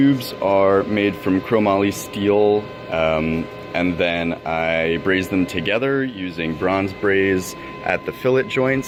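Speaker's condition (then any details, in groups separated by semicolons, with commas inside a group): No condition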